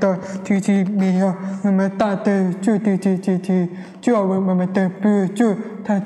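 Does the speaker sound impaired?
Yes: hearing impairment; wears hearing aid, hears car horns and ambulance sirens with hearing aid; converses orally with host without interpreter; speech not very clear, others may not understand her.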